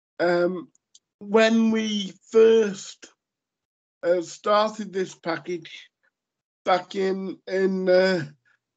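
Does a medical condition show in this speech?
Yes: cerebral palsy; lifelong.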